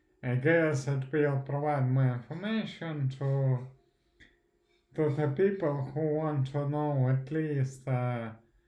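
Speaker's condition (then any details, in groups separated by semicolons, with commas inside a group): Primary progressive multiple sclerosis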